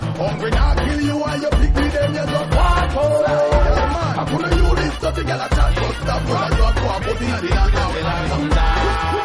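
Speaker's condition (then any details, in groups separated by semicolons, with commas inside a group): No condition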